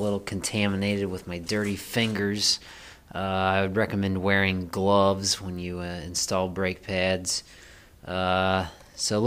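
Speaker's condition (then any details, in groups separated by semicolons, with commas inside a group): No condition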